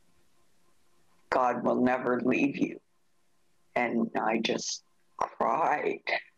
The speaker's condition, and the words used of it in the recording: Aphasia. The thoughts just don't go to your mouth quick enough.